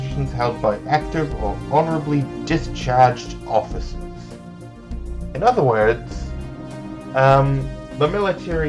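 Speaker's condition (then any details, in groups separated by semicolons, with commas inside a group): No condition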